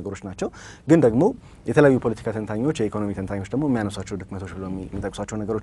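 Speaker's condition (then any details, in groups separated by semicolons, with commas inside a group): No condition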